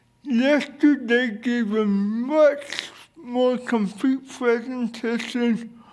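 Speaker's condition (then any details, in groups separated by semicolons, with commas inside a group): Cerebral palsy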